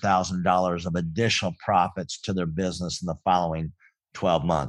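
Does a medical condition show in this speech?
Yes: cleft palate; congenital cleft palate.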